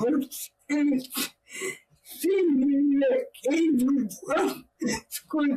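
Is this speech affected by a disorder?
Yes: cerebral palsy; own voice needs subtitles.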